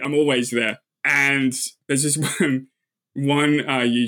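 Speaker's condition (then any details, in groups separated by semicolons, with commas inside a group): Stammering; stammering and ums, edits them out of podcast recordings, dislikes own voice; repeated words, prolonged sounds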